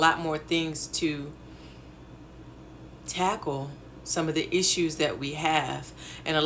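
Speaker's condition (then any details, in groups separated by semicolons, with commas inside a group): No condition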